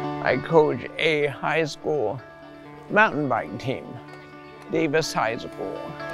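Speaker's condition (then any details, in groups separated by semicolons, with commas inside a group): ALS; swallowing difficulty, choking risk, later lost ability to talk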